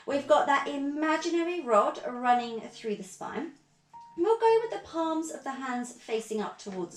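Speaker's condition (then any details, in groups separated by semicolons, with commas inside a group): No condition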